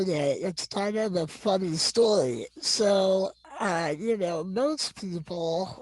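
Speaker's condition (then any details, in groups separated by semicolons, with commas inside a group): Non-progressive muscular dystrophy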